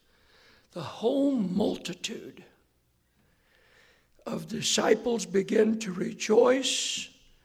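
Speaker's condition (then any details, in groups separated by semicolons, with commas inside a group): Hoarseness after vocal cord surgery; hoarse voice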